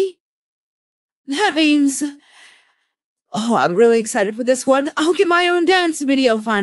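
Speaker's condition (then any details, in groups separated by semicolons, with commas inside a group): No condition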